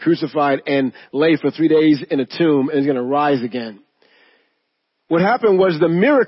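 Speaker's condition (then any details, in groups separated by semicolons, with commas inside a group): No condition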